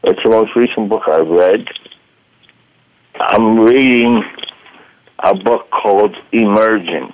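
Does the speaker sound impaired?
Yes: voice box damage from tracheostomy; fire at 30, medic's trach tube damaged voice box, traumatic brain injury, 1-2 week coma; lasting physical voice challenge from damaged voice box.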